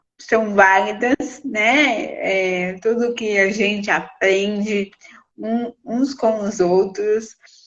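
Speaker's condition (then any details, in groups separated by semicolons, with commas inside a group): Cerebral palsy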